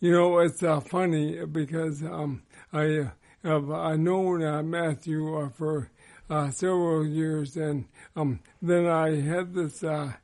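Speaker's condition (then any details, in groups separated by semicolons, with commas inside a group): ALS; progressive motor neuron disease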